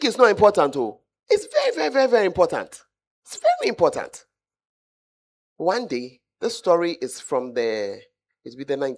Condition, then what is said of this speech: No condition.